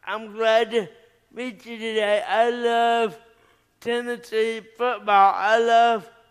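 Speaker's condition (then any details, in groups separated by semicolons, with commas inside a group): Cerebral palsy; arm paralysis with muscle contraction, uses left hand only; three botox shots every 3 months at Vanderbilt relax arm muscles, allow straightening arm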